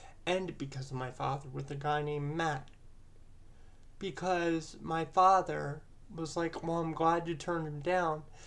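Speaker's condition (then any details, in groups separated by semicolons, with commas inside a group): Cerebral palsy; present from birth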